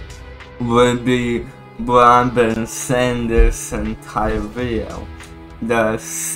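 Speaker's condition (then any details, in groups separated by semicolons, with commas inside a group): Cerebral palsy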